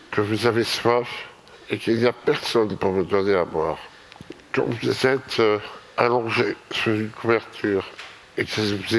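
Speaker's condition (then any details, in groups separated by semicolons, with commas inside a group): Myopathy; caused tetraplegia, wheelchair user; progressed over time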